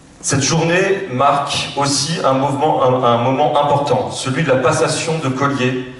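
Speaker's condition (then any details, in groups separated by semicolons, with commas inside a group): No condition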